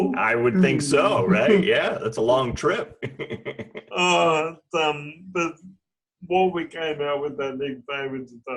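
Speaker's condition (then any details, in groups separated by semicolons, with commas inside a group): Cerebral palsy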